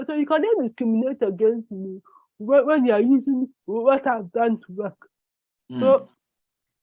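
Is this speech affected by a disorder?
Yes: cerebral palsy.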